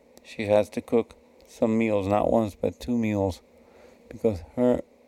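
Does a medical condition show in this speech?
Yes: cerebral palsy; released from pediatric care, past therapy including occupational therapy; no longer in therapy, no surgery needed; never needed speech therapy.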